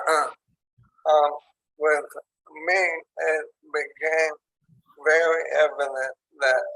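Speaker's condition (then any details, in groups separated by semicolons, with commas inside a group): ALS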